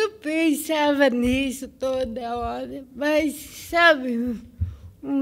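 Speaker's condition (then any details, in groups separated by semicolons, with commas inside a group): Cerebral palsy; from birth, medical negligence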